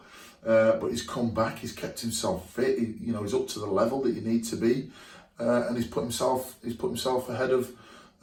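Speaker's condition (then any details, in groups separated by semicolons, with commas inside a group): No condition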